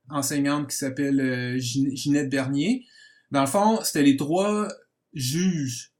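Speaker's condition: Stuttering; stuttering since birth, described as genetic, present while growing up; working on stuttering through acceptance and normalization, member of Association Bégaiement Communication (ABC); stutters less as acceptance and understanding grow, better control of stuttering; repeated sounds, prolonged sounds

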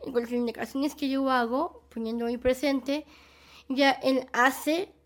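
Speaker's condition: Down syndrome; present from birth

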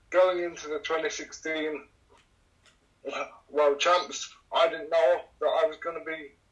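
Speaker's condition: Cerebral palsy; cerebral palsy affecting all limbs

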